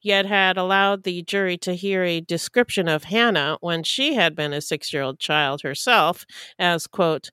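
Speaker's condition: No condition

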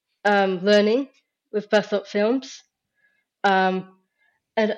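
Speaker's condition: Down syndrome

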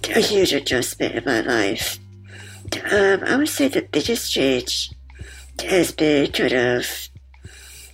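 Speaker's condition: Muscular dystrophy; uses wheelchair

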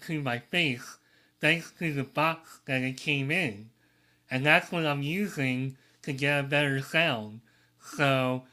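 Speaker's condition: Cleft lip and palate; part of a rare syndrome with other issues

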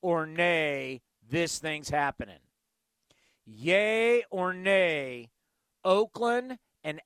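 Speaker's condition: No condition

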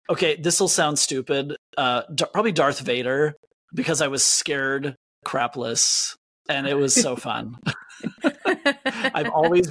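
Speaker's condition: No condition

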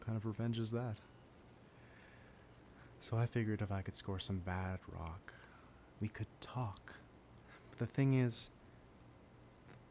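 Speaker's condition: No condition

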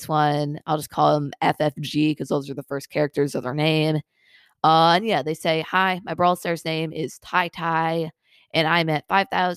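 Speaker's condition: No condition

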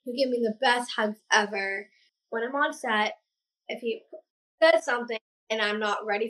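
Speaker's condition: Down syndrome; past speech therapy

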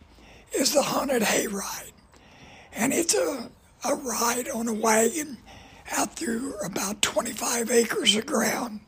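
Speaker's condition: Voice damage from cancer; cancer damage to voice box, fighting cancer about 10 years, given fatal prognosis 5 years ago; raspy voice, voice box destroyed by cancer

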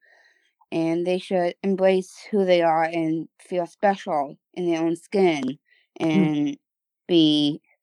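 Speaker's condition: Down syndrome; third copy of the 21st chromosome

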